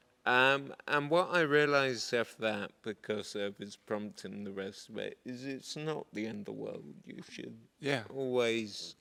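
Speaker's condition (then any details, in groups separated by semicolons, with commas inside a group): Multiple sclerosis, progressive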